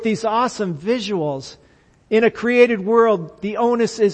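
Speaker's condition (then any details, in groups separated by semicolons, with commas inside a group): No condition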